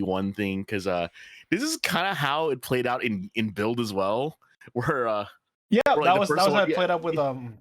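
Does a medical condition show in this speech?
No.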